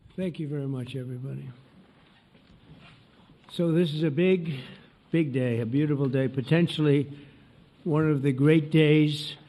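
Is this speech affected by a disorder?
No.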